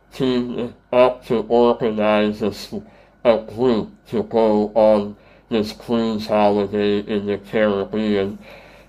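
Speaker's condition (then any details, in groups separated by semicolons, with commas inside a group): Treacher Collins syndrome; congenital, cleft palate and jaw surgeries, tracheostomy, deaf three years, bone conduction hearing aids, speech therapy; voice distorted, some cannot understand, worse on telephone, repeating takes energy, intelligible after years of therapy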